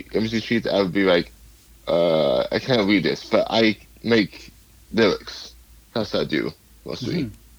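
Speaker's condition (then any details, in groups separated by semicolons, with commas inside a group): Cerebral palsy; speech affected, hard for others to understand at first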